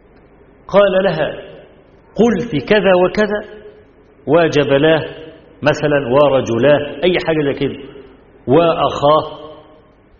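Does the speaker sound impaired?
No.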